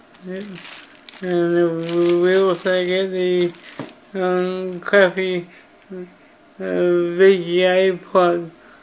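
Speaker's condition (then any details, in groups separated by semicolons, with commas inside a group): Cerebral palsy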